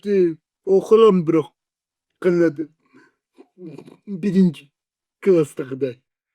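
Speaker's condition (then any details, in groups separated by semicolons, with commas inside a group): Cerebral palsy; 40 years with condition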